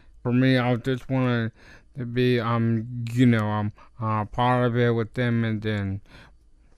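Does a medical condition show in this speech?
Yes: Down syndrome; extra copy of chromosome 21.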